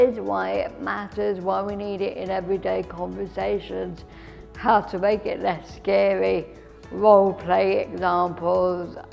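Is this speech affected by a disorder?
Yes: cerebral palsy; mixed types.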